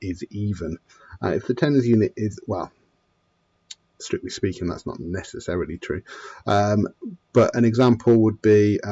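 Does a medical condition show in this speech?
No.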